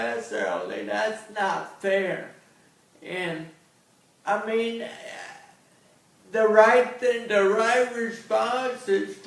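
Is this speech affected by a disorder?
Yes: cerebral palsy; cerebral palsy from birth.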